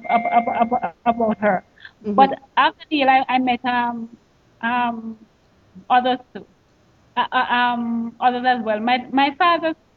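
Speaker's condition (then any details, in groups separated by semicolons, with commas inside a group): Stuttering; stuttering since childhood, familial, father Thomas and an aunt stutter, only one of father's seven children affected; stutters on own first name, uses substitute name, stutters more when upset, feels panic when stuttering; repeated words, blocks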